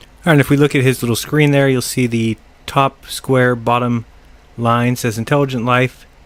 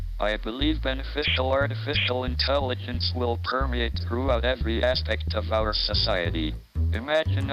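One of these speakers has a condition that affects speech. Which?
The second: ALS; very long survival; speaks through computer device controlled by cheek muscle, speaking through a speech-generating device.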